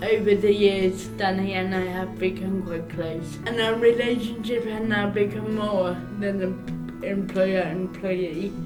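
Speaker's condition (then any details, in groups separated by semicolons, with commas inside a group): Cerebral palsy; arm tremors; needs support at home and work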